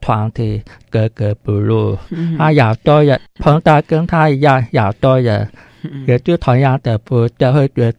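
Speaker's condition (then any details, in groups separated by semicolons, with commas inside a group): Hearing impairment; congenitally deaf, hearing aid, attended Shuanglian elementary hearing resource class, mainstream schools, uses spoken and sign language; wears hearing aid; spoken clarity below typical speakers, spoken language learned with difficulty in childhood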